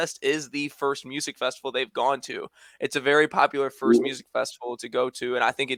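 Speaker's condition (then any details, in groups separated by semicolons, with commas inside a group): No condition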